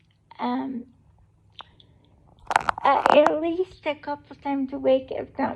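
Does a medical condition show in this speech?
Yes: cerebral palsy; able to talk.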